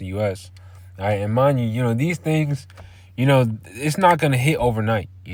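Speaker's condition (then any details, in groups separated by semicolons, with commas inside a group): No condition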